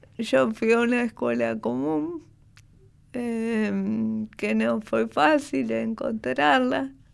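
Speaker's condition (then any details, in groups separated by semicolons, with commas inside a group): Cerebral palsy; prompting others' prejudice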